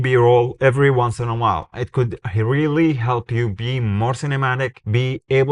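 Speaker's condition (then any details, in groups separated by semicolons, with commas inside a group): No condition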